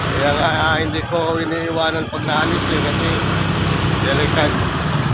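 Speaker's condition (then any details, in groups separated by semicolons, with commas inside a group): No condition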